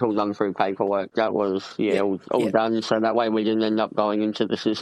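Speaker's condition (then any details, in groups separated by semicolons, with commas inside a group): Cleft palate; congenital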